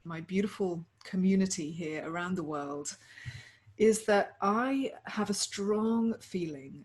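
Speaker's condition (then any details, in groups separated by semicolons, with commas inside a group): No condition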